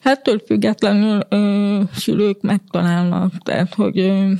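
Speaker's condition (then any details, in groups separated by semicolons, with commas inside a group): Hearing loss; relies on lipreading; communicates in spoken language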